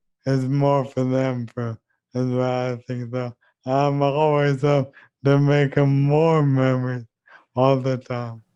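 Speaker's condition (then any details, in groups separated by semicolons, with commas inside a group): ALS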